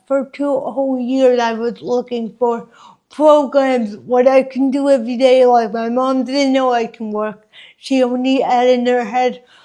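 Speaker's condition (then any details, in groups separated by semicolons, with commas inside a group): Cerebral palsy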